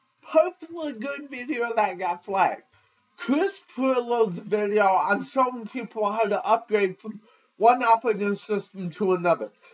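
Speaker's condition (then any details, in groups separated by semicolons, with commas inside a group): Cerebral palsy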